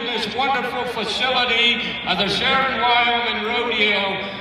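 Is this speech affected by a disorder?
No.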